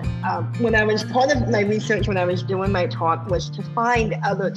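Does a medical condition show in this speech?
Yes: bilateral cleft lip and palate; congenital, upper lip gap into palate and nose, 20+ surgeries from 2 months to age 27; open palate at birth, no proper suction, food and drink through nose, untreated cleft means no speech.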